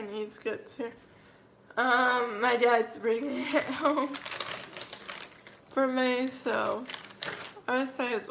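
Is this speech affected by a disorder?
Yes: cerebral palsy, mild.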